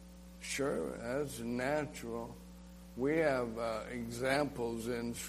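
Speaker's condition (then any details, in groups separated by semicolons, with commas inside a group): ALS; ALS (amyotrophic lateral sclerosis, Lou Gehrig's), nerve disease attacking nerves and muscles; slurred, slow speech, choking, spitting, swallowing problems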